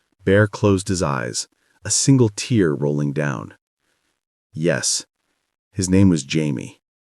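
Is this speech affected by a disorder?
No.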